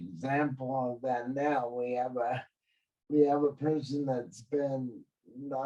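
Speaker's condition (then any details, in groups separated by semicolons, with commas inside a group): Cerebral palsy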